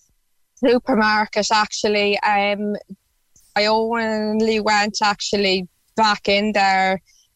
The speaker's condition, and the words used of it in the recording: Stuttering. Yeah, like, today now, I did have actually a good day, you know, with the speech, but tomorrow I wouldn't be able to speak a word.